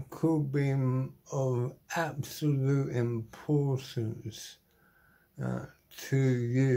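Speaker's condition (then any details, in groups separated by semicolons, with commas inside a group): Motor neuron disease; terminal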